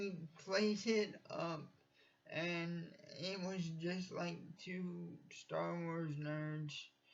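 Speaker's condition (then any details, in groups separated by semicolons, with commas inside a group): Cerebral palsy; from birth, uses wheelchair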